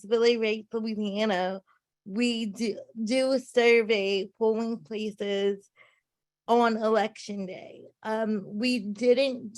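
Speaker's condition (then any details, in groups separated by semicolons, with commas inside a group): Cerebral palsy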